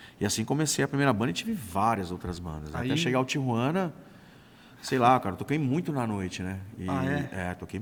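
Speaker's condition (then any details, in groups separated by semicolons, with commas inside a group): No condition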